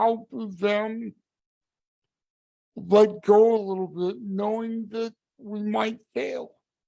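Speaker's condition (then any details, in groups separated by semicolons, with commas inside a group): Cerebral palsy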